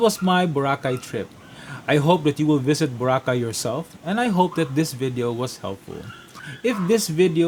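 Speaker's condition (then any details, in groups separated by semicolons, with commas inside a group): No condition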